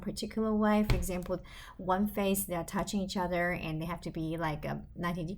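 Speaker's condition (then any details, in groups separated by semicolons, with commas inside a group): No condition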